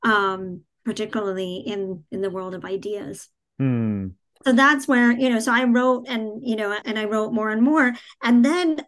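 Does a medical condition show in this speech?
Yes: cleft palate, cleft palate without cleft lip.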